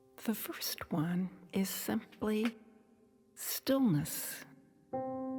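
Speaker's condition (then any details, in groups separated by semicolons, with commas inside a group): No condition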